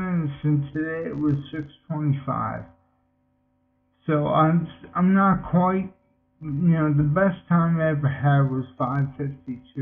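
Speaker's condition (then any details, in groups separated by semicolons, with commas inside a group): Multiple sclerosis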